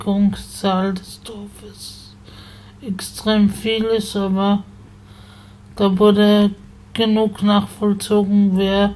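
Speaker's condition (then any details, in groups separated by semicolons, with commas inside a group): Spasticity from birth; multiple sclerosis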